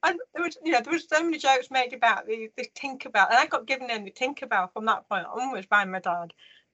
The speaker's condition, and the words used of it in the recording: Deafness. Even though my speech is good, I sound short-tongued.